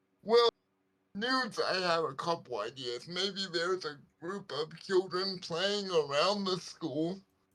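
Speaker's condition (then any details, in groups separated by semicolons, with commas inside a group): Cerebral palsy; right side weaker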